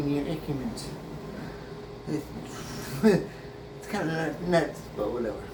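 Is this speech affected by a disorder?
Yes: brain injury; memory greatly affected.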